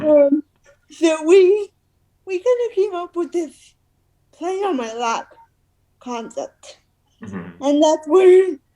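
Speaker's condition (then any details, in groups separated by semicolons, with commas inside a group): Cerebral palsy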